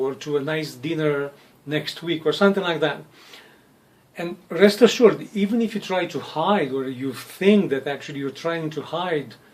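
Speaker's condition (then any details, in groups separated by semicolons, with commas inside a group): No condition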